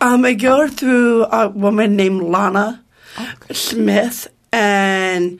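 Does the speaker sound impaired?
Yes: Down syndrome; from birth, born in Rochester, raised in Palmyra, New York.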